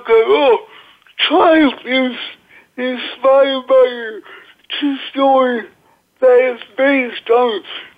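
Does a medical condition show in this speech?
Yes: cerebral palsy.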